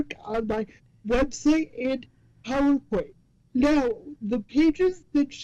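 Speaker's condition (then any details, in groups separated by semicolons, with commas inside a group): Cerebral palsy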